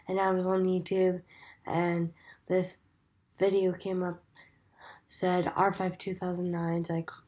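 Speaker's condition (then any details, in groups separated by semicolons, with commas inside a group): Cerebral palsy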